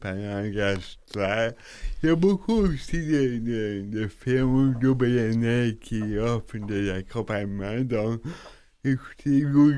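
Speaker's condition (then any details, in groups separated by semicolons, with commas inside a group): Cerebral palsy; wheelchair user, stair-climbing wheelchair chosen for autonomy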